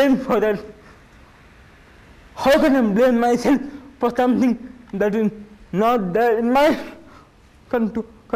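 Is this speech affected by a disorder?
Yes: cerebral palsy.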